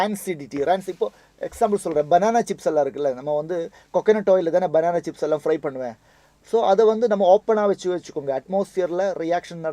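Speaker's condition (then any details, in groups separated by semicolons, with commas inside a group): No condition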